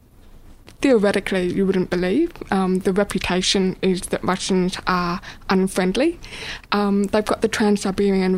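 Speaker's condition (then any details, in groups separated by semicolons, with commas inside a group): Deafness, born deaf; probably congenital deafness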